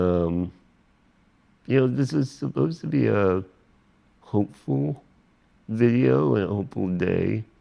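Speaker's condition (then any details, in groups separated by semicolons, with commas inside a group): Spinal muscular atrophy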